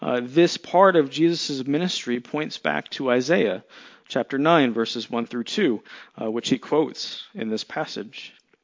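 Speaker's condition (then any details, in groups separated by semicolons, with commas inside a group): No condition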